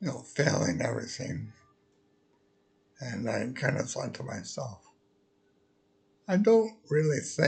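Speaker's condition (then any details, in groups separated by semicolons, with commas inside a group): Multiple sclerosis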